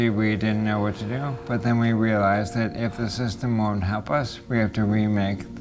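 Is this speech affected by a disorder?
Yes: ALS; voice and hands affected; speaking over five minutes is a struggle.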